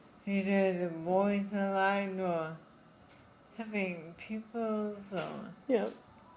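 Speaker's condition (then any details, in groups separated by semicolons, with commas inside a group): Friedreich's ataxia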